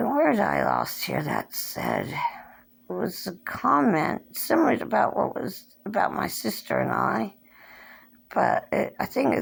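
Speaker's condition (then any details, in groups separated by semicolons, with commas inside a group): Cerebral palsy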